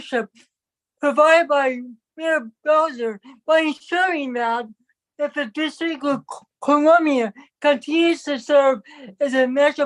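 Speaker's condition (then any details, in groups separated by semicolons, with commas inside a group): Cerebral palsy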